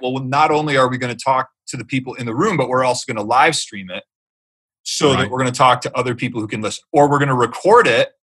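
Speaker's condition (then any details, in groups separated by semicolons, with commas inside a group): No condition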